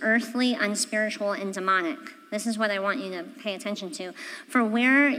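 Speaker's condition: Cleft palate; congenital

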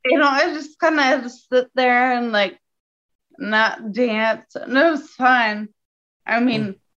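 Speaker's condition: Ataxia; wheelchair one year

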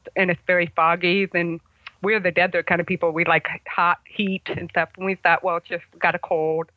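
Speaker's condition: Congenital hearing loss, congenital, about 75% hearing loss; cannot hear motorcycle engine or tires, relies on other cues to shift gear

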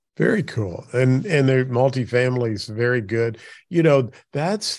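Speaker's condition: No condition

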